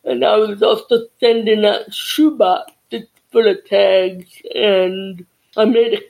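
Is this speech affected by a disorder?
Yes: cerebral palsy and deafness; cerebral palsy from birth.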